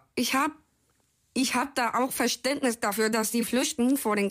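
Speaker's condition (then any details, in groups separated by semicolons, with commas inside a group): Down syndrome; from birth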